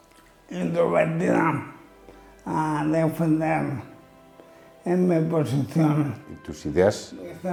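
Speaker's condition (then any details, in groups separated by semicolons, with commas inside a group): Amyotrophic lateral sclerosis (ela)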